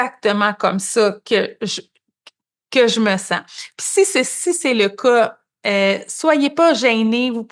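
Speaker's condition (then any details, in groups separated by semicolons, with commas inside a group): No condition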